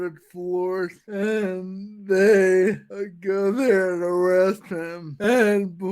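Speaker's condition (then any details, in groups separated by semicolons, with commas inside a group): Friedreich's ataxia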